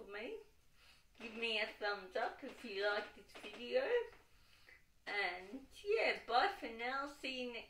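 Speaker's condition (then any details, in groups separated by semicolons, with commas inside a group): Cerebral palsy, dystonic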